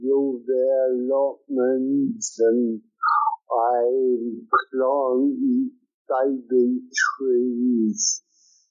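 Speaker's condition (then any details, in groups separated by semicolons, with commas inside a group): Cerebral palsy; from birth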